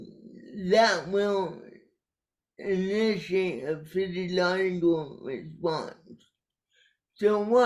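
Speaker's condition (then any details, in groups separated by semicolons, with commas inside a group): Cerebral palsy; caused by brainstem aneurysm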